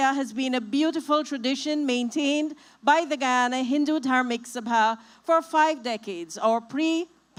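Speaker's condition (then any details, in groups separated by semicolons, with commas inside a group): No condition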